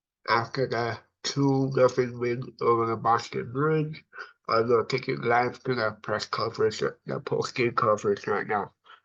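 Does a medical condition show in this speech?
Yes: cerebral palsy.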